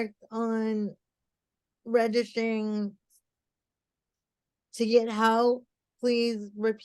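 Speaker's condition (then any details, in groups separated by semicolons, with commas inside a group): Cerebral palsy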